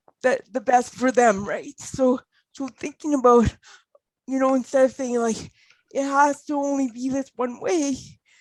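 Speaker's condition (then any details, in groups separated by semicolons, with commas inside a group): Cerebral palsy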